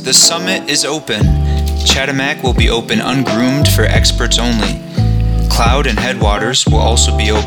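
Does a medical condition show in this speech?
No.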